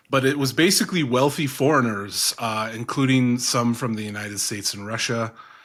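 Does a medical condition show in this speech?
No.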